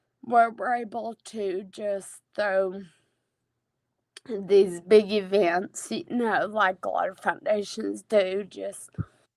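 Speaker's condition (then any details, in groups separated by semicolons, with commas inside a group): Friedreich's ataxia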